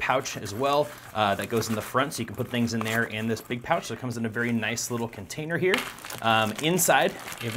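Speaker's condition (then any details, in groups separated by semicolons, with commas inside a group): No condition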